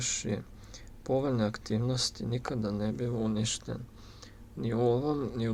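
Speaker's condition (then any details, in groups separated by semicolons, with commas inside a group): No condition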